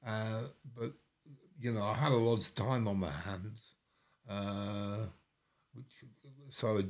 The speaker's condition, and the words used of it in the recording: Stroke. Well, since you were last here, I had a stroke, so people think I'm pissed as fucking two handcarts.